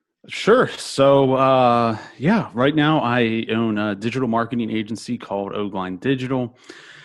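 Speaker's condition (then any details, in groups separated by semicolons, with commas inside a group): No condition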